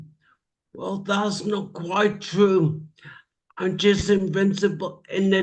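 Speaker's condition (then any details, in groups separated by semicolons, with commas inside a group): Traumatic brain injury; speech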